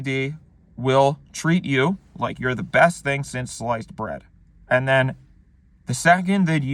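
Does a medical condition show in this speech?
No.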